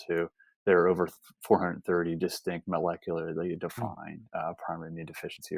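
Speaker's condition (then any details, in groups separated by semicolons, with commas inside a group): No condition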